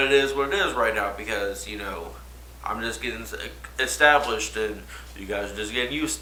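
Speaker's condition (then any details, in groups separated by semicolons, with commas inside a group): No condition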